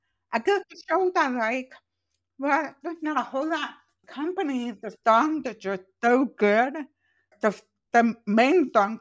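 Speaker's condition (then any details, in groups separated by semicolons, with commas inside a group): Profoundly deaf, congenital; born profoundly deaf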